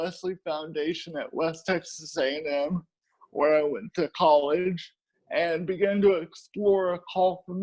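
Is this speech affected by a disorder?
Yes: cerebral palsy.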